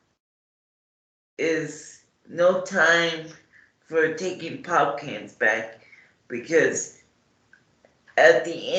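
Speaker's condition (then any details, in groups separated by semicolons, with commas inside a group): Cerebral palsy; morning medication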